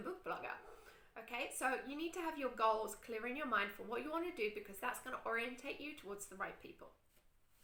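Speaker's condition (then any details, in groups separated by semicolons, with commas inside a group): No condition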